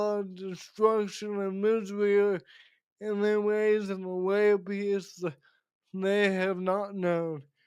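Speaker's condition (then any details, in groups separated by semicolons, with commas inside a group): Cerebral palsy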